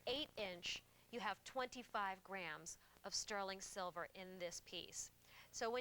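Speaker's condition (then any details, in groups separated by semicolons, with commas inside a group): No condition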